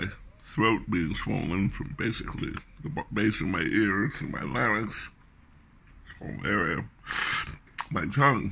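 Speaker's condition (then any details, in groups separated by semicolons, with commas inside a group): Glossectomy with reconstructed tongue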